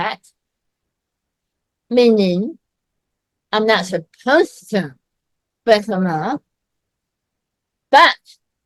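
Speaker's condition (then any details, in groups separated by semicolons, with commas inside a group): Myasthenia gravis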